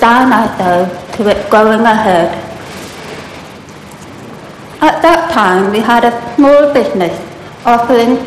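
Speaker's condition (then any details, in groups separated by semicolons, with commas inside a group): Profound deafness; large hearing aids in body harness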